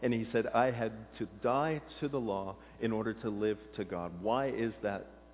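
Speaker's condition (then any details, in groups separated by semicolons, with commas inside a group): No condition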